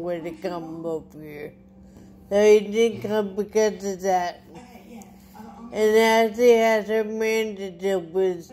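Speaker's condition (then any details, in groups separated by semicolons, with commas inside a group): Traumatic brain injury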